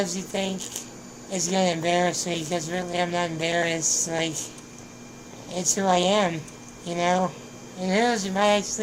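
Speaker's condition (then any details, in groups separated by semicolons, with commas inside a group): Spinal muscular atrophy; tongue constantly vibrating since infancy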